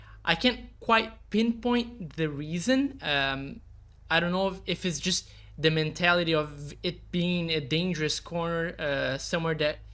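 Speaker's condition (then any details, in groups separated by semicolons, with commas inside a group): No condition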